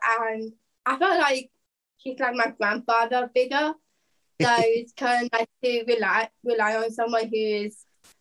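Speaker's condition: Down syndrome; extra chromosome, 17 years old

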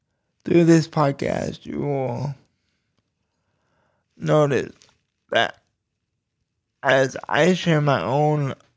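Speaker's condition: Cerebral palsy; low voice

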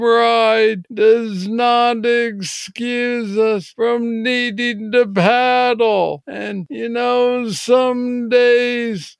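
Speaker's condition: Parkinson's disease, young onset; earlier episodes struggled with speech and processing thoughts, now sounds clear

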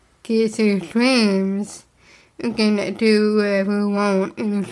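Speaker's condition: Down syndrome; present from birth, diagnosed shortly after birth; speech therapy when young, speech therapist Miss Leah

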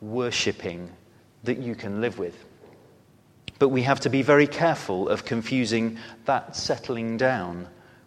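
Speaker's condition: No condition

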